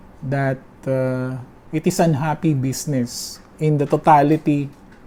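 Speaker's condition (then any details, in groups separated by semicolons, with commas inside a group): No condition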